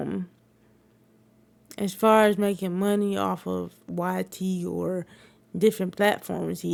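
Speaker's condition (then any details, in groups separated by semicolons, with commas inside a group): Cerebral palsy; wheelchair user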